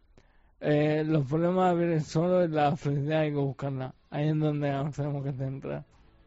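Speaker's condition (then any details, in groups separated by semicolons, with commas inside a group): ALS; facial and mouth muscles affected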